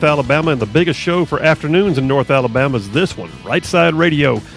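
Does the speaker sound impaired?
No.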